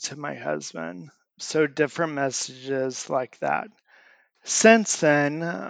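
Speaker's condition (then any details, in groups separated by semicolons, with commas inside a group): Amyotrophic lateral sclerosis; onset last fall, leg bouncing at rest, muscle twitches, weakness in legs and arms, walker since falls; still able to speak, voice and message banking done for future speech loss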